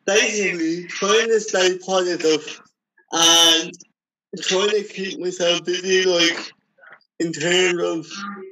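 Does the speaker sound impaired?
Yes: cerebral palsy; cerebral palsy from lack of oxygen to brain at birth, affects mobility; can speak for himself.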